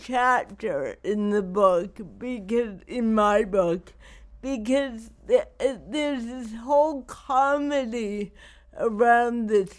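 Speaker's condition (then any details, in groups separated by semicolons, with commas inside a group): Cerebral palsy; not degenerative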